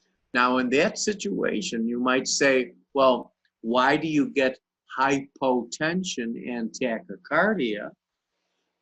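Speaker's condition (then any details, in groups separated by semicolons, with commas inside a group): No condition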